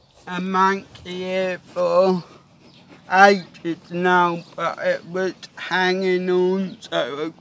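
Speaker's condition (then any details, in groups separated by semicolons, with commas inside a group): Cerebral palsy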